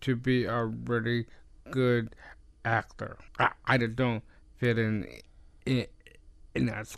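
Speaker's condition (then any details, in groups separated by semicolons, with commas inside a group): Down syndrome; genetic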